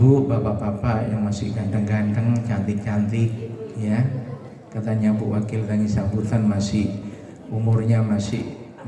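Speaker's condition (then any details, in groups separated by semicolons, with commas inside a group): No condition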